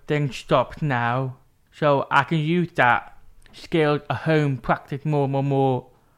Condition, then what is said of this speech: Deafness. It helps me because if I speak to hearing people, I can speak clear and help them hear, understand me.